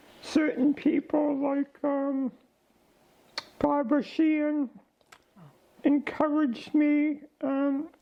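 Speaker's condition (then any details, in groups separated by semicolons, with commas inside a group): ALS; diagnosed about 15 months ago, declining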